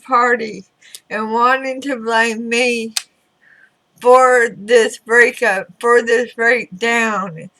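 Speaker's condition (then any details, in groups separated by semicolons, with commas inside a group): Throat cancer radiation damage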